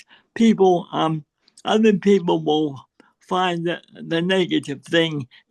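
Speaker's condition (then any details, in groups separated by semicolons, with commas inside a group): Cerebral palsy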